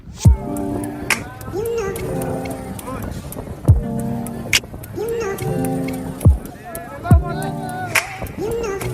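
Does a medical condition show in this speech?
No.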